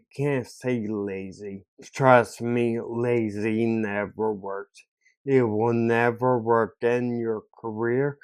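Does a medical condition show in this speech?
Yes: ataxia; caused by stroke.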